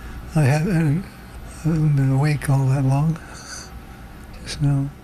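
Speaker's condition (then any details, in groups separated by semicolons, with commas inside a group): Parkinson's disease; atypical Parkinson's, no hand or foot tremor, no stoop, uses wheelchair and walker, drugs help physical symptoms; progressing, cognitive effects, confusion at times, slow movements, physical function largely maintained, good day today; harder to hear past couple weeks, word-finding difficulty, wrong words, loses thread, unfinished sentences, worse tired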